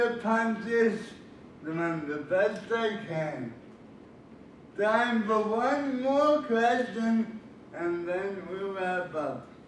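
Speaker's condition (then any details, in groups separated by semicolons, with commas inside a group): Cerebral palsy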